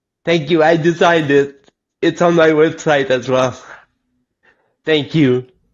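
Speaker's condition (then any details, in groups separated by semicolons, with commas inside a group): Cerebral palsy; lifelong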